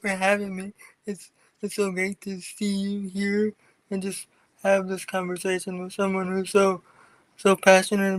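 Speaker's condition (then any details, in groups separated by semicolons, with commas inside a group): Cerebral palsy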